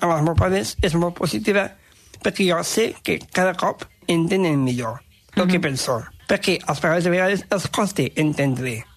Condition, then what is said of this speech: Down syndrome. De que la gent sàpigui que jo soc lliure per expressar-me amb la meva manera, amb les meves pròpies paraules, sense que ningú em corregeixi la manera com dic les coses.